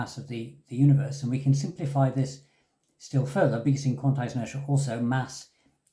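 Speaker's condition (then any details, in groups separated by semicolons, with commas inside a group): No condition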